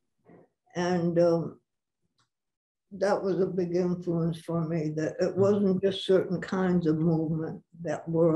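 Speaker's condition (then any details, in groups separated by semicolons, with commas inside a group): Parkinson's; about six years since onset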